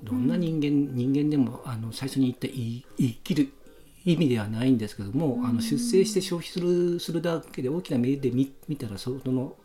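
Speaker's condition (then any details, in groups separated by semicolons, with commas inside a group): Stuttering; long-standing, man in his fifties, coped by changing methods rather than trying to remove stutter; repeated sounds, repeated words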